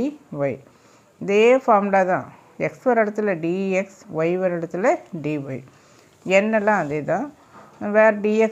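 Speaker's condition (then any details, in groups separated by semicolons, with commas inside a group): No condition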